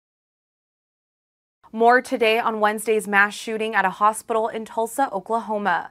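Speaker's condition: No condition

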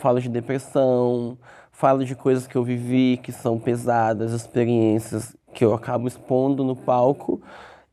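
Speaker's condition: Cleft lip; congenital cleft lip

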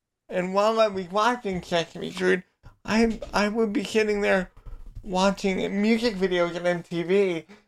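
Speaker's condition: Cerebral palsy, spastic quadriplegia; vocal ability might be a little different

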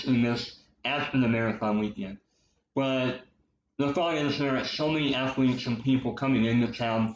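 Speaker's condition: Cleft lip and palate; congenital, with popliteal pterygium syndrome, over 30 operations until age 14 including lip and palate correction; speech impediment from cleft lip and palate

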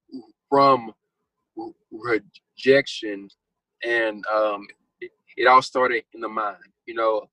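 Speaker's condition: Stuttering; stuttering since childhood; stutter audible in recording, formerly heavily hindered speaking; blocks

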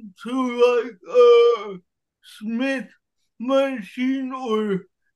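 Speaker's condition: Cerebral palsy; wheelchair user, cerebral palsy since childhood, physical therapy turned into weight training at 12; works out lower and upper body at local gym, lifts weights

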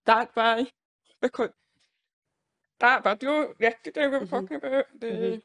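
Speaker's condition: Profoundly deaf; cochlear implant, Bluetooth microphone streaming to implant cuts background noise, relies on captions, chat box

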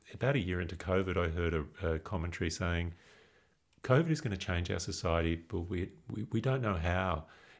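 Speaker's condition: No condition

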